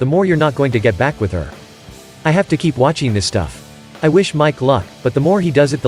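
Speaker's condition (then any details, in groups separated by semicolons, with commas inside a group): No condition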